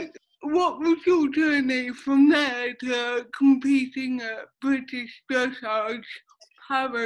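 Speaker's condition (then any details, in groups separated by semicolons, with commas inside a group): Cerebral palsy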